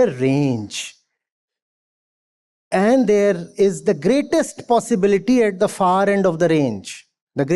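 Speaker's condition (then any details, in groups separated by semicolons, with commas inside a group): No condition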